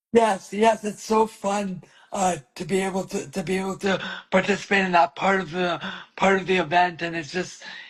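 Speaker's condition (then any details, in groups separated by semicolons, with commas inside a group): Cerebral palsy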